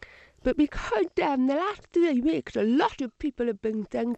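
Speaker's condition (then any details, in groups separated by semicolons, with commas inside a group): Deafness, Usher syndrome, Usher syndrome type 2, severe; five-hour double cochlear implant surgery, switched on three weeks ago, relies on lip reading, no headphones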